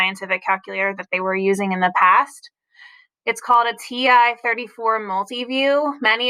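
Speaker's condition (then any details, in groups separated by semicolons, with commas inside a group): No condition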